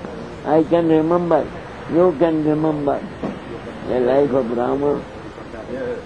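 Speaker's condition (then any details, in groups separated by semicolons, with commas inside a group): Deafness; questions from listeners not taken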